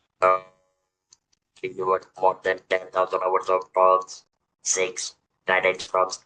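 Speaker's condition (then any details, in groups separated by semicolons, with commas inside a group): Throat cancer, electrolarynx user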